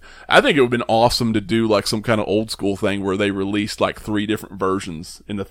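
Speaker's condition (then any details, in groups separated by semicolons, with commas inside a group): No condition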